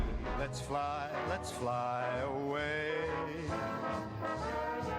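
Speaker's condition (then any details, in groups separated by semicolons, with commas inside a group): No condition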